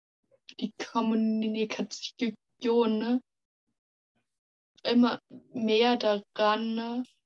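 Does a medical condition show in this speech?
Yes: stuttering; stuttering since kindergarten age, many logopedists and speech therapists, stuttering therapy groups with other stutterers; 18 years old, fighting stuttering less with pressure and resistance; part-word and word repetitions, we wegzulaufen; here prolonged sounds.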